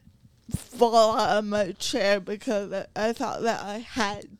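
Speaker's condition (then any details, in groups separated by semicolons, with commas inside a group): Cerebral palsy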